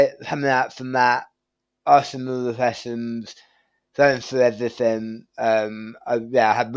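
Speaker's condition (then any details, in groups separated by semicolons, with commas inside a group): Tongue cancer surgery; right-side tongue surgery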